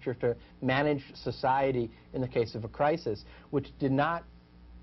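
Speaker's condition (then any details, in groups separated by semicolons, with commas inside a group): No condition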